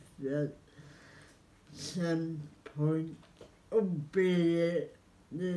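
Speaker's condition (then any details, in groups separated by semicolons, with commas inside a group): Cerebral palsy; spastic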